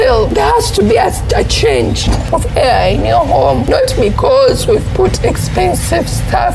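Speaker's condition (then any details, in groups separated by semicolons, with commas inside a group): Cerebral palsy; onset in secondary school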